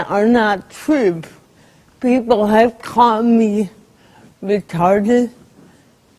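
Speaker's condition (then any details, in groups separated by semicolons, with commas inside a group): Cerebral palsy; since birth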